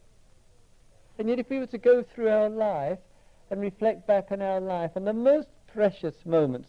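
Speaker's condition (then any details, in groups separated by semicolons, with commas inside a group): No condition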